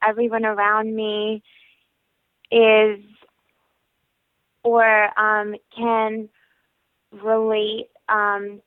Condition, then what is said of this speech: Stuttering. And I was telling him, like, I'm a person who stutters.